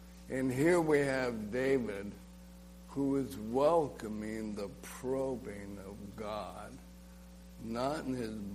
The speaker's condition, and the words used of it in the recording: ALS (motor neuron disease). Right now, you're patient with my speech, my slowness.